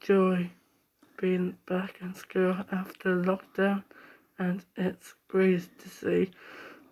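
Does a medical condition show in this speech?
Yes: Down syndrome; age 17.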